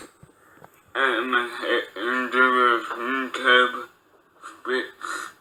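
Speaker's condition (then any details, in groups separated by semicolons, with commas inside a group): Speech impairment (brain-based); brain-based speech impairment, mouth control area affected; impaired speech from brain mouth-control damage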